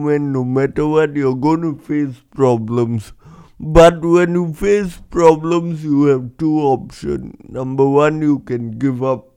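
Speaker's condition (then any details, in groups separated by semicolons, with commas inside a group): Cerebral palsy; could not speak properly as child, now speaks publicly as motivational speaker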